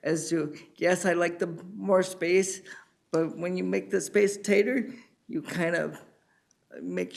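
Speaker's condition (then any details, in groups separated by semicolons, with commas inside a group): Cerebral palsy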